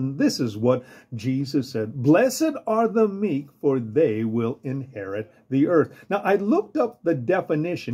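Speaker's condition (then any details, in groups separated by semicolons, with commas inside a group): No condition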